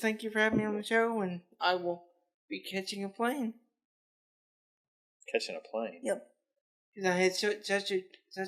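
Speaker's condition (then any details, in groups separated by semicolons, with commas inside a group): Cerebral palsy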